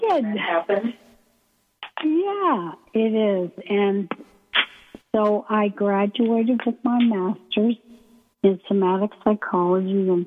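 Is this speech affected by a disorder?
Yes: ALS; limb onset in right foot, symptoms about a year before diagnosis, year of testing, uses Beasy board transfer board; hard to breathe and speak, voice may sound weak or hard to understand, paces speech with breathing.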